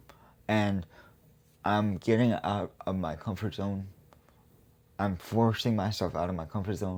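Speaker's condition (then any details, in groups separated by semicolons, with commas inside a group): Cerebral palsy; GMFCS level 4, severe physical disability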